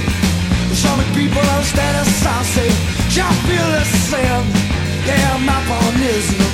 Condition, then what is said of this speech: None; typical speech.